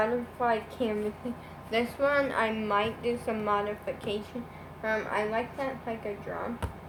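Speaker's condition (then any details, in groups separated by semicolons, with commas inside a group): Brain injury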